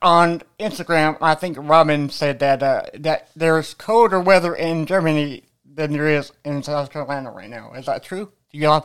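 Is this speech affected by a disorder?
Yes: cerebral palsy.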